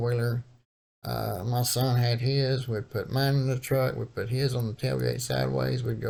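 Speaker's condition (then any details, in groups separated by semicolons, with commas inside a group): Cerebral palsy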